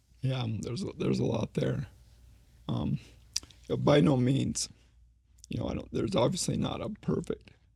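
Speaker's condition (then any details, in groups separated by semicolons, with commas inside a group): ALS; needs voice rest during conversation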